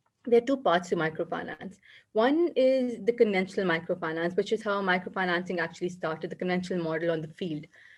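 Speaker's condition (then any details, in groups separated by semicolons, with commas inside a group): No condition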